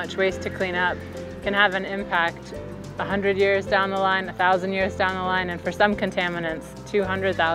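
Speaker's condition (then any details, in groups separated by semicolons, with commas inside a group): No condition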